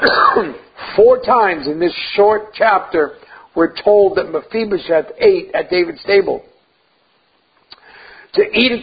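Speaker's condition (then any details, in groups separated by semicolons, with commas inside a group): No condition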